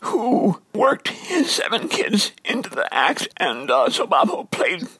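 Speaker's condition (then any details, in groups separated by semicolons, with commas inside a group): Dysphonia; onset during recording project, lost singing voice, steroid dose allowed finishing last 28 songs; raspy, sometimes squeaky, strained voice, lost ability to sing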